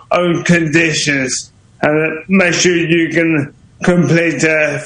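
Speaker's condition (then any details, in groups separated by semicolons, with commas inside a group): Motor neuron disease; motor neuron disease diagnosed several years ago; voice slowing down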